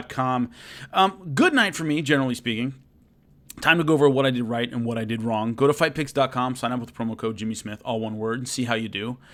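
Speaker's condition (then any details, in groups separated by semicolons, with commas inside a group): No condition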